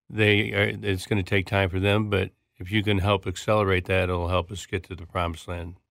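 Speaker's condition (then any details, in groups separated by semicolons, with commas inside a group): Parkinson's disease; speech therapy with ahs before going on air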